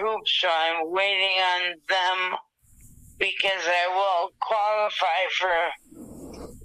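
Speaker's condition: Dysarthria after stroke, thalamic hemorrhage; dysarthria from stroke, speech affected, no aphasia, cognition intact

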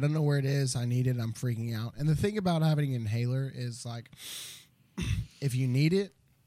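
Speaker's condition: No condition

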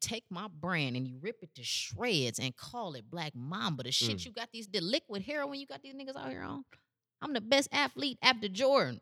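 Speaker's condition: No condition

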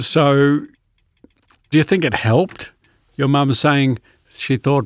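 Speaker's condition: No condition

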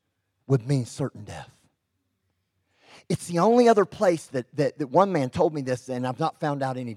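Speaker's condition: Cleft lip and palate; congenital

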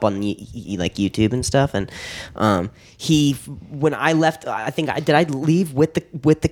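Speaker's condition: Stutter; frequent word, phrase and part-word repetitions during conversation; repeats words, phrases and initial sounds; repeated sounds, repeated words

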